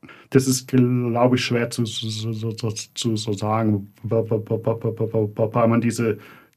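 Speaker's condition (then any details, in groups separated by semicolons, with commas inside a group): Stuttering; developmental, lifelong, possibly inherited, father stuttered, brother fluent, logopedic speech therapy, constant since second grade; frequent part-word and whole-word repetitions; audibly stutters, repeats syllables and words, e.g. gespr gespr gesprochen; repeated sounds, repeated words, blocks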